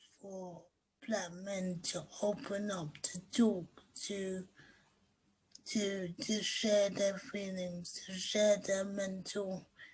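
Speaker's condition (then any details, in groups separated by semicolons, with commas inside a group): Cerebral palsy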